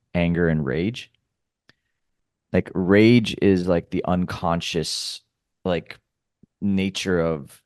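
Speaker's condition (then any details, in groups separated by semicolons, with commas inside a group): No condition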